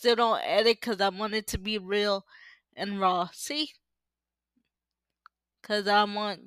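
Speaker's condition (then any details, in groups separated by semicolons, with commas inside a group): Cerebral palsy; uses power wheelchair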